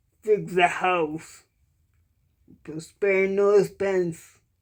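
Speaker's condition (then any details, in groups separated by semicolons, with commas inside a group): Cerebral palsy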